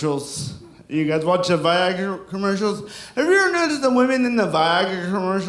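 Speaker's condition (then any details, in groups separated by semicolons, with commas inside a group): Cerebral palsy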